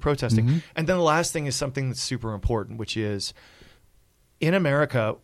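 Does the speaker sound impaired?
No.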